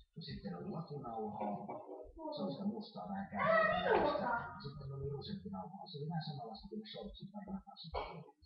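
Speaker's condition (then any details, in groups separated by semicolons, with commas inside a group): No condition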